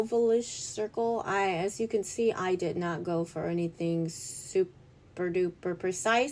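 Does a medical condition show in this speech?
No.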